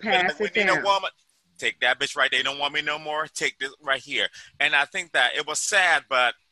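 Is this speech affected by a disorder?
No.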